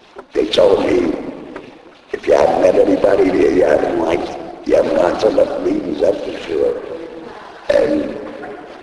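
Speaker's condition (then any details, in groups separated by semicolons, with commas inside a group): Laryngectomy; speaks using device in throat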